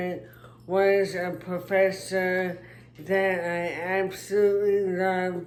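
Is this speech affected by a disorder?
Yes: traumatic brain injury; speech impairment.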